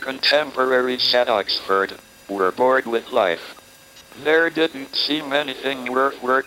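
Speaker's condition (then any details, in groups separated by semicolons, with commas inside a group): Motor neurone disease, speech-generating device; speaks only through speech synthesizer, synthesizer mispronounces some names, needs phonetic respelling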